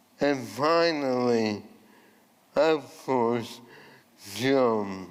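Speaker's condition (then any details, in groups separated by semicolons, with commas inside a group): ALS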